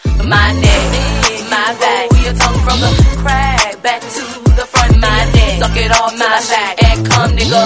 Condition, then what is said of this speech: No condition.